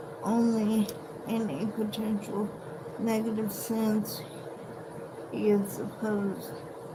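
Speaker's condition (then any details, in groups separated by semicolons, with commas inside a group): Cerebral palsy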